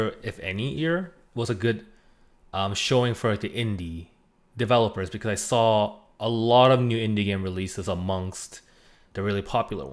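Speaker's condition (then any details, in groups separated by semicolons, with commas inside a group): No condition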